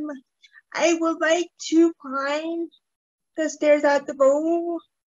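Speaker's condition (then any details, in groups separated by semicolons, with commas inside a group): Cerebral palsy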